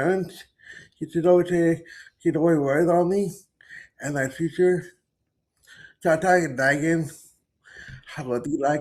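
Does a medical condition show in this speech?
Yes: cerebral palsy.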